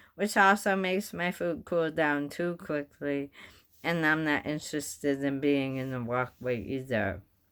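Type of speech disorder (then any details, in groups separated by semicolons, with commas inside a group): Bulbar dysarthria; bulbar onset ALS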